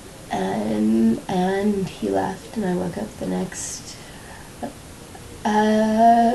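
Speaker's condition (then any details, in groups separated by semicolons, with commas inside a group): Cerebral palsy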